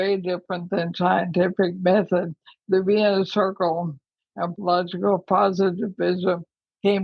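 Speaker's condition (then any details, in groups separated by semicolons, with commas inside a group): ALS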